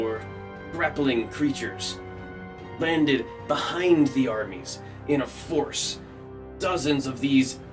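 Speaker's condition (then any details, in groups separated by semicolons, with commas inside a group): No condition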